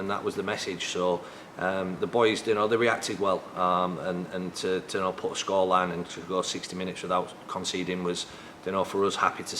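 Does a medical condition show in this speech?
No.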